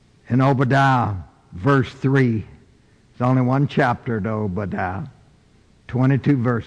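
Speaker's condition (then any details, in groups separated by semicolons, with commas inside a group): No condition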